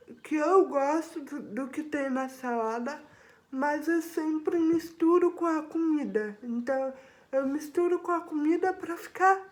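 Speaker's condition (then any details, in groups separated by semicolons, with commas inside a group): Cerebral palsy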